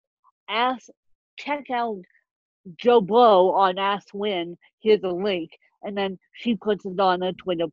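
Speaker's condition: Ataxic spastic cerebral palsy; from birth

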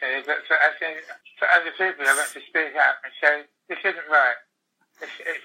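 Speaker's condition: Tongue cancer, glossectomy; tongue cancer noticed 2 days after honeymoon, most of tongue removed; speech harder and harder after tongue removal, very slow

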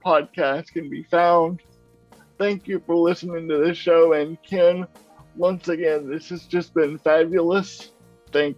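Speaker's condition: Cerebral palsy; moves at a slow pace

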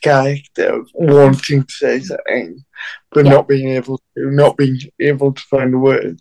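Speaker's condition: Cerebral palsy

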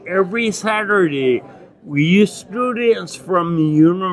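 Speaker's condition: Acquired ataxia with dysarthria; Lance-Adams syndrome, brain damage after Legionnaires' pneumonia from contaminated jacuzzi, 12-day induced coma, onset at 39; hard to speak and articulate, chest heaviness when speaking, bites tongue 2-3 times daily eating

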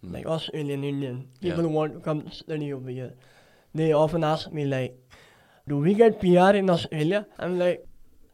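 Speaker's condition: Cleft palate; listeners try harder to understand

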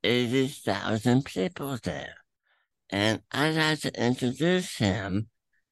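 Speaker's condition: Throat cancer, tumor through tongue, attached to epiglottis; inoperable

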